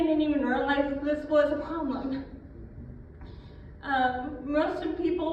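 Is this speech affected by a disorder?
Yes: cerebral palsy, spastic.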